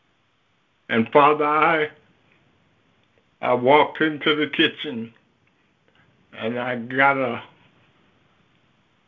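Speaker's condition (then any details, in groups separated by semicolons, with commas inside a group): Stroke; several strokes, first stroke took some speech and leg motion, later minor stroke; some speech lost after first stroke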